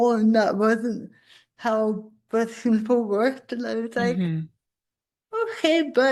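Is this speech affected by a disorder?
Yes: cerebral palsy; spasticity.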